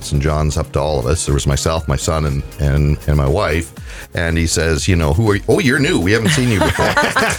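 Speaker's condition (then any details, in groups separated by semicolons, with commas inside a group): No condition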